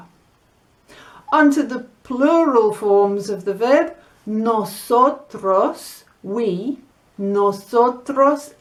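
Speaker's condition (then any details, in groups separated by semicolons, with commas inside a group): No condition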